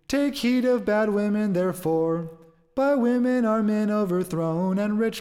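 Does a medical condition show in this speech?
No.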